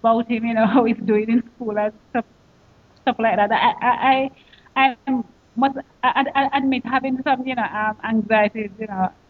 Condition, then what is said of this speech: Stuttering. Well, I choose not to at that point because I am, you know, upset. I stutter more, and I really, you know, do not want to make the situation worse.